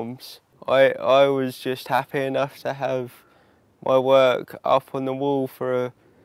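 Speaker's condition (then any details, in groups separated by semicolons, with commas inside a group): Cerebral palsy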